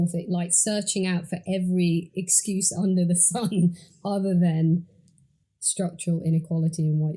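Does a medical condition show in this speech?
No.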